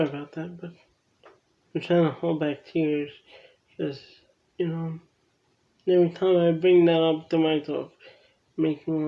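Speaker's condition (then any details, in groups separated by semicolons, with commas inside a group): Cerebral palsy; from birth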